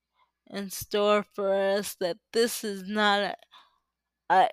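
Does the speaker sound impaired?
Yes: cerebral palsy; uses power wheelchair.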